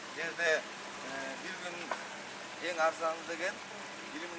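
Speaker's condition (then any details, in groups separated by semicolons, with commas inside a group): No condition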